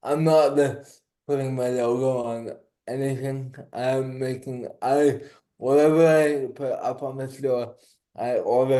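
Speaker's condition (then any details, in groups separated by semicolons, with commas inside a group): Cerebral palsy; diagnosed after cardiac arrest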